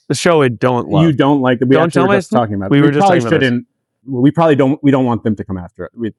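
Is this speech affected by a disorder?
No.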